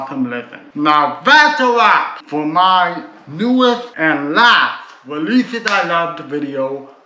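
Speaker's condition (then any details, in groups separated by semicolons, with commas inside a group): Cerebral palsy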